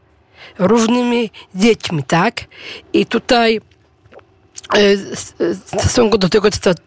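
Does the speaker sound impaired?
Yes: Down syndrome; per own account not obviously visible, experience with rehabilitation camps.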